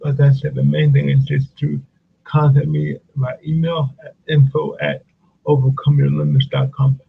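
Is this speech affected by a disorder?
Yes: cerebral palsy; speech affected at times.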